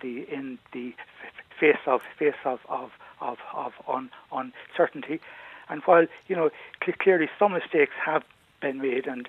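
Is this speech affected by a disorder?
Yes: stammer; stammer since childhood; much easier with age; varies, better when relaxed, worse when tired or anxious, lecturing needs extra preparation; here repeated sounds, repeated words.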